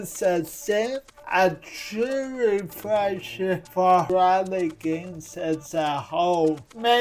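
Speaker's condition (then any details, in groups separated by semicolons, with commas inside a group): Cerebral palsy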